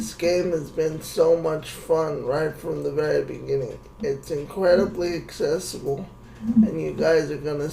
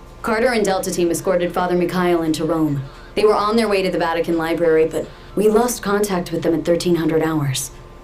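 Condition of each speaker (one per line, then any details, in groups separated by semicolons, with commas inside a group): Cerebral palsy
No condition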